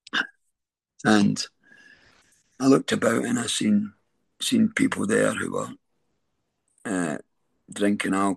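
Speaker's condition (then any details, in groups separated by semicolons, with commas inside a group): Throat cancer treatment effects, stage 4 throat cancer; tracheostomy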